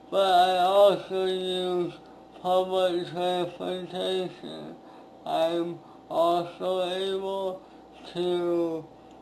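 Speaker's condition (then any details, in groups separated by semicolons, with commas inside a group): Speech impairment after birth surgery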